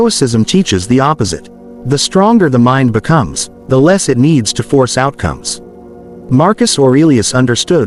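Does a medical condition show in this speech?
No.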